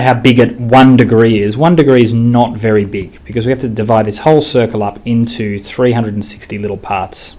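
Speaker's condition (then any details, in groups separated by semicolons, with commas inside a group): No condition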